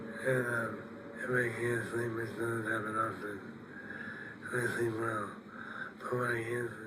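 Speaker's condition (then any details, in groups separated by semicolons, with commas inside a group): Parkinson's disease; voice not very good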